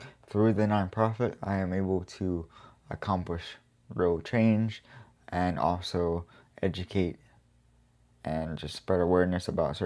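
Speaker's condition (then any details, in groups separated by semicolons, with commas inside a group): Cerebral palsy; quadriplegic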